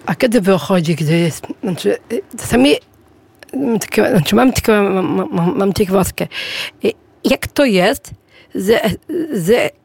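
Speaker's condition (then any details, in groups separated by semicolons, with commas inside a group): Down syndrome; self-described as not outwardly visible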